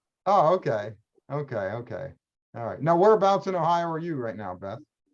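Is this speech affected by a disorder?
No.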